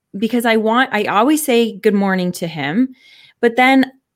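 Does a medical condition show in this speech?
No.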